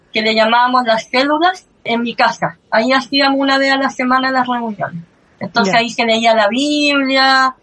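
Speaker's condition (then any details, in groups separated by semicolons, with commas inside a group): Cleft lip and palate; since early childhood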